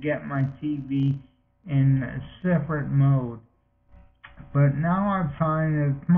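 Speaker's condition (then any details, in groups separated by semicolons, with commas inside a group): Multiple sclerosis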